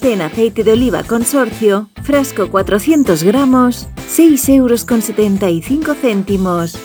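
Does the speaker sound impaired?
No.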